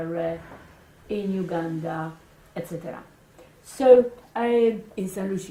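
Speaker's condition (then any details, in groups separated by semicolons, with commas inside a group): No condition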